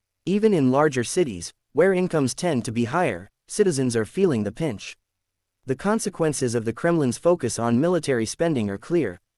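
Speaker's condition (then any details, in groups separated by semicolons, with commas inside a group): No condition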